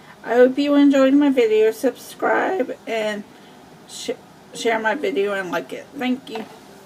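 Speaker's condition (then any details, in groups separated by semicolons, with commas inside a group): Cerebral palsy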